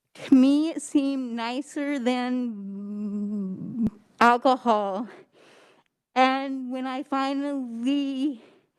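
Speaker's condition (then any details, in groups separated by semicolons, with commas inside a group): Cerebral palsy; stutters, clearer when medicated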